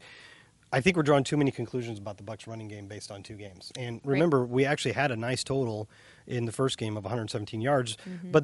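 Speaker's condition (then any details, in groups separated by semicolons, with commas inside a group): No condition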